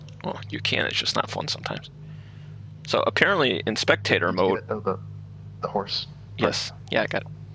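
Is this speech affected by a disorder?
No.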